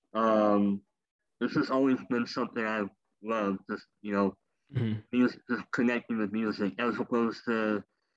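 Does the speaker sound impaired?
Yes: cleft lip and palate; speech impediment from cleft lip and palate.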